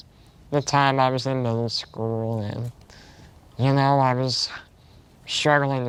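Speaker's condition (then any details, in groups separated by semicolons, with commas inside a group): Spinal muscular atrophy type two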